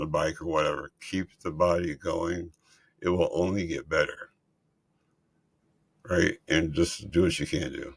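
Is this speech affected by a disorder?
Yes: multiple system atrophy.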